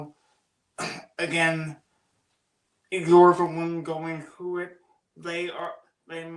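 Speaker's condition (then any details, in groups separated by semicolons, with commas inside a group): Cerebral palsy; oxygen loss at birth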